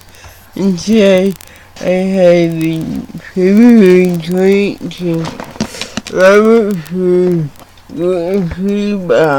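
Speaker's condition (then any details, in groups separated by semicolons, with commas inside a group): Cerebral palsy; neurological disorder, affects hand movements; slurred speech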